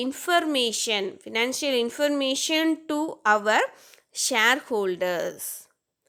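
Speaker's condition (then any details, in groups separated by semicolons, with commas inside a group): No condition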